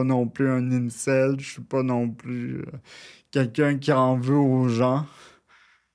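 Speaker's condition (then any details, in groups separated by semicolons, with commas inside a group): Cerebral palsy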